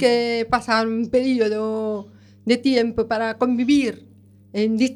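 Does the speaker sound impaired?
Yes: deafness with cochlear implant; deaf since childhood, right ear unaided and unstimulated for many years; implant external processor with cable, hearing aid left ear, implant now overtaking aided ear, relies heavily on lip reading; cannot perceive voice timbre, intonation or accents, understands nothing without seeing faces.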